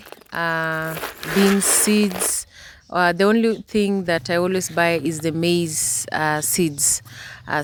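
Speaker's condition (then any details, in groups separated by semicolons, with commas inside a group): No condition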